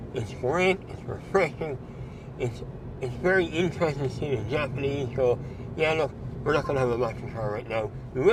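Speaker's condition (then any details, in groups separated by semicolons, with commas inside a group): Mouth cancer surgery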